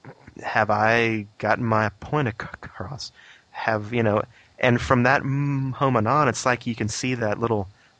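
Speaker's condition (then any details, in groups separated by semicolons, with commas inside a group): Stuttering; long concealed before coming out about it, now openly acknowledged; repeated sounds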